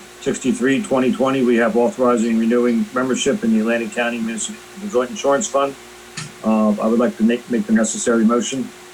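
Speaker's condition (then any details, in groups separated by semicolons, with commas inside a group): No condition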